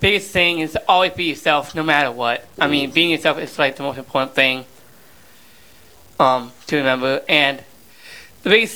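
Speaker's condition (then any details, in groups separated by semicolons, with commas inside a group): Down syndrome; 32 years old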